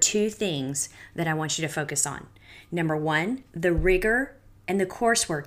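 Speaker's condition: No condition

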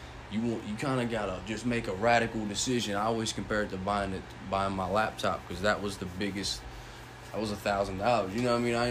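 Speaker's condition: No condition

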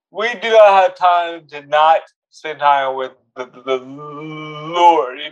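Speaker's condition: Cerebral palsy; cerebral palsy since birth

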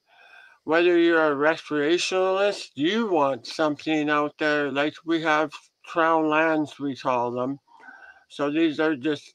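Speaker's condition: Head and neck cancer surgery; about 14 years since diagnosis

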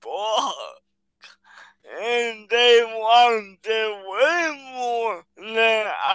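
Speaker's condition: Cerebral palsy; limits physical work such as flipping burgers or bagging groceries

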